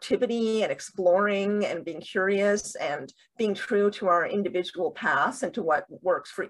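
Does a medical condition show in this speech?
Yes: deafness with cochlear implants, bilateral cochlear implants.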